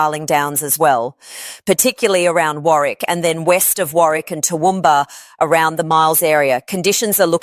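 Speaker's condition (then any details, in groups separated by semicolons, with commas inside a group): No condition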